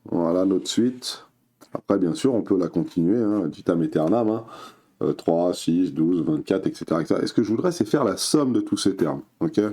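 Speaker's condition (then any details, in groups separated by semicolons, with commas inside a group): No condition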